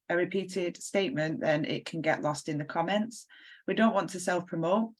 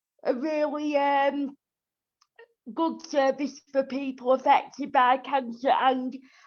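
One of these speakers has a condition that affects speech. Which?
The second: cerebral palsy; physical disability only, wheelchair user.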